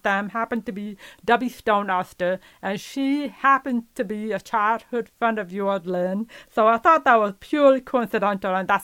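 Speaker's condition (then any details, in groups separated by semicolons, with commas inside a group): Profound deafness; profoundly deaf since earliest memory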